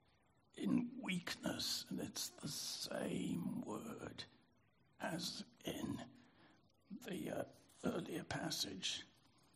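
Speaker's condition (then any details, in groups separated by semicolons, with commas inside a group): Spasmodic dysphonia; speaking hard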